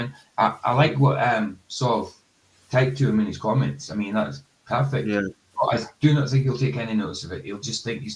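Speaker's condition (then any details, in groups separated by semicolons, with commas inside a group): No condition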